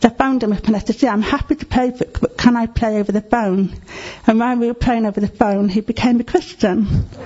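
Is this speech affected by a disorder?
Yes: deafness; relies on lip reading.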